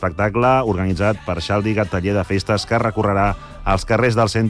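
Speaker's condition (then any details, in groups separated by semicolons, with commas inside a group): No condition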